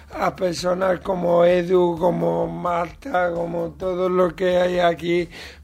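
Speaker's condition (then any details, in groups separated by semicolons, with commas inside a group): Cerebral palsy; brain damage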